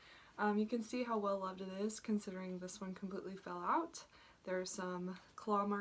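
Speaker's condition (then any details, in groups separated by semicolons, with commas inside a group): No condition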